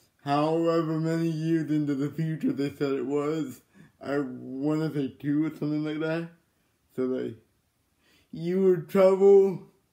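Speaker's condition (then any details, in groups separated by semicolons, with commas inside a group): Cerebral palsy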